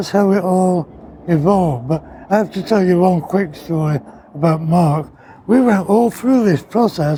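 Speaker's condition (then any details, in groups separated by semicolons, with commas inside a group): Partial glossectomy for tongue cancer; left tongue removed, reconstructed, 17.5-hour surgery, 6 weeks radiation; about 13 years after surgery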